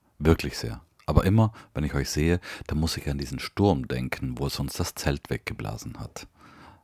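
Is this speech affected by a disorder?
No.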